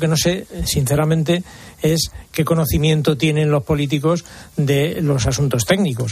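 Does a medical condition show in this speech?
No.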